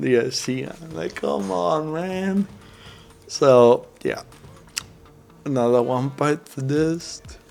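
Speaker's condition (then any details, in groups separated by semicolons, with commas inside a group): Cerebral palsy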